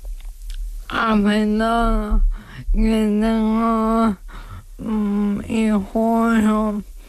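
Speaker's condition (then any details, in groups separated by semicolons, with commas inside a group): ALS; diagnosed at about age 35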